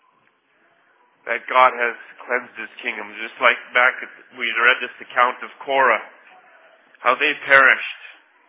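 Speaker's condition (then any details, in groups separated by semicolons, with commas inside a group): No condition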